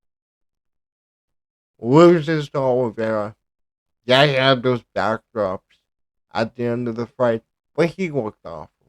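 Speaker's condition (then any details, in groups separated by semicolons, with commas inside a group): Cerebral palsy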